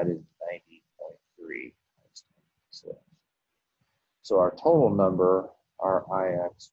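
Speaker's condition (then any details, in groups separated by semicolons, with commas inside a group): No condition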